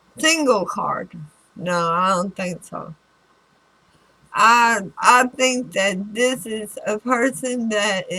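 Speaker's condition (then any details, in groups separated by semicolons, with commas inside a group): Throat cancer radiation damage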